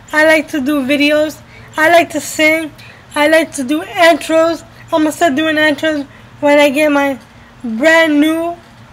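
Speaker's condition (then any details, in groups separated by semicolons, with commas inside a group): Cerebral palsy; uses a wheelchair, had surgery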